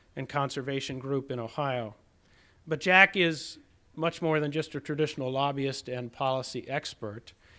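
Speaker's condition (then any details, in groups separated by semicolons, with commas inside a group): No condition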